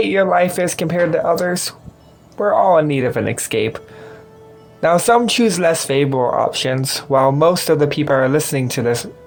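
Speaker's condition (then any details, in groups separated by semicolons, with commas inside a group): No condition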